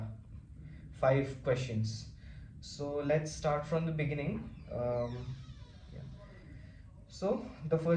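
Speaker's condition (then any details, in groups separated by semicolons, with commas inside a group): No condition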